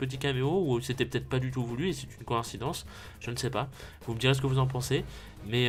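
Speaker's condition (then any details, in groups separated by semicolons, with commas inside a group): No condition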